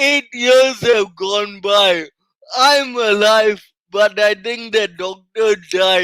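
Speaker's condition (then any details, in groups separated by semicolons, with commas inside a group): Cerebral palsy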